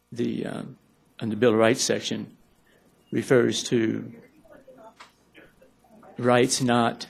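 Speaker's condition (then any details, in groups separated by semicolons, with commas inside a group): Parkinson's; may stumble over words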